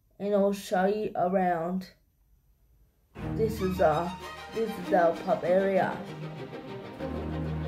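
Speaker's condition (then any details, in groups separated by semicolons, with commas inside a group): Cerebral palsy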